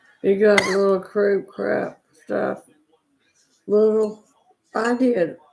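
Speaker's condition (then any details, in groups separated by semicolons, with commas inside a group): Cerebral palsy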